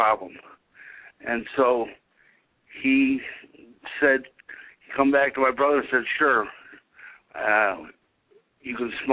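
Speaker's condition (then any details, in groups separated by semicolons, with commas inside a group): Cerebral palsy; able to speak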